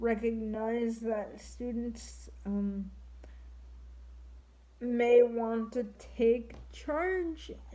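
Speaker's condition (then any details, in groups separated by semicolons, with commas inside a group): Triplegic cerebral palsy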